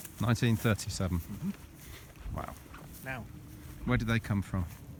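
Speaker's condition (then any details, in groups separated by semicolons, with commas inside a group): No condition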